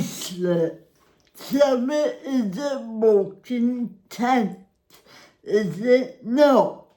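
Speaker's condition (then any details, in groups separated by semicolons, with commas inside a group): Cerebral palsy; spastic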